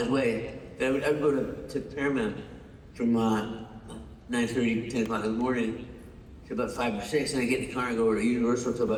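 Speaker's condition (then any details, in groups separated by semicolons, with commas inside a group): Parkinson's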